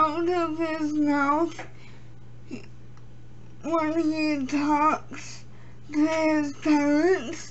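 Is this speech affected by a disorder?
Yes: cerebral palsy; premature birth.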